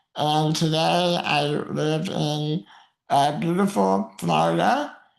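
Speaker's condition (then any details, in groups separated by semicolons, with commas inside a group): Muscular dystrophy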